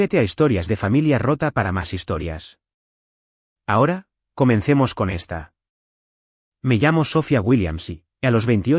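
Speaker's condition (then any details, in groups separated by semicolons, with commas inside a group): No condition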